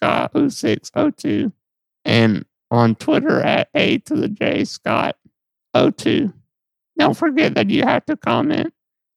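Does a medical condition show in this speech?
Yes: muscular dystrophy; sees physical therapist.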